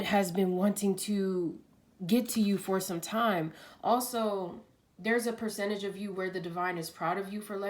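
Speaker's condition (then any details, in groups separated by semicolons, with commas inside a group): No condition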